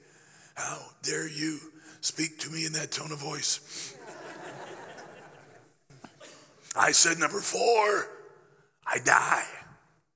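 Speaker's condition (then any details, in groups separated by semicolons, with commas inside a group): Laryngeal cancer after radiation, growth on voice box treated with radiation and chemotherapy; voice much better but not fully recovered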